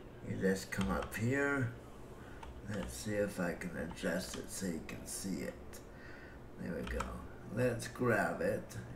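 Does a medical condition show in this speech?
Yes: cerebral palsy; breathing fine.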